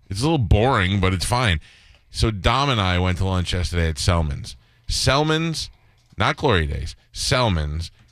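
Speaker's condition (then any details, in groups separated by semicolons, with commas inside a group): No condition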